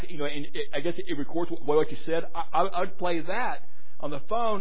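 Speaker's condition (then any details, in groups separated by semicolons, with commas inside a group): Stuttering; preaching aloud to congregation; stutters while preaching, worries about listeners' first reaction; repeated sounds, repeated words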